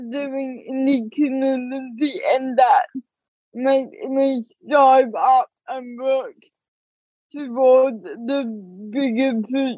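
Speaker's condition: Ataxic cerebral palsy; speech audibly affected

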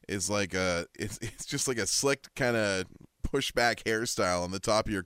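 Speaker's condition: No condition

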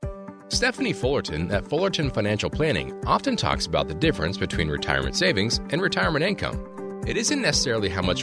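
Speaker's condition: No condition

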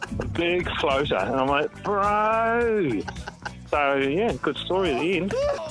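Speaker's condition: No condition

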